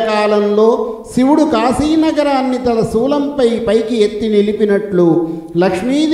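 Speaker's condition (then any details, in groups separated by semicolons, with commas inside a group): No condition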